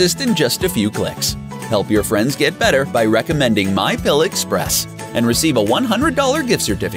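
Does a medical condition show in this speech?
No.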